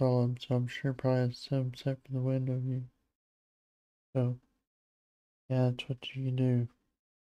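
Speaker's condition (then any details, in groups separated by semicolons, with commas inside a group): Parkinson's disease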